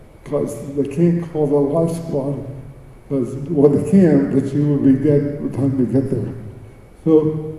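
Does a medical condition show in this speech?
Yes: cerebral palsy; birth injury affecting motor skills, speech, walking and swallowing, diagnosed later in life, doctor advised never driving; choking episodes, choked on meat over 20 times, saved by Heimlich.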